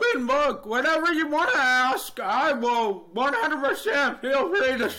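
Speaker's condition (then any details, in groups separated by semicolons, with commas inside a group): Deafness, Neurofibromatosis Type 2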